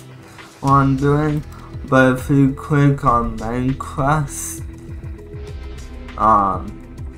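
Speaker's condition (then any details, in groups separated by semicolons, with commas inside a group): Cerebral palsy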